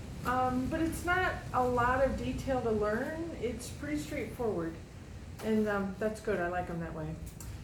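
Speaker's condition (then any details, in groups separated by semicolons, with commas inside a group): No condition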